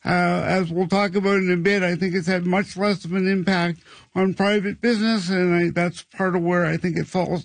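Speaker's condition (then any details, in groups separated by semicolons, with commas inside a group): Cerebral palsy; past childhood orthopedic surgeries like hip and heel cord operations, some 40 years ago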